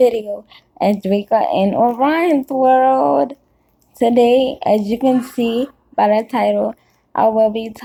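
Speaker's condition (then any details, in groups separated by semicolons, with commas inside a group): Cerebral palsy; caused by birth stroke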